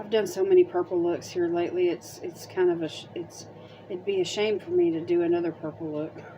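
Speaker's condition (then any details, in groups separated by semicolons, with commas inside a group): No condition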